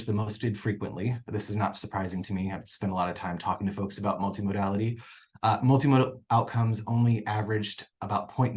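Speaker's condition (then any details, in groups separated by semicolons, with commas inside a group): No condition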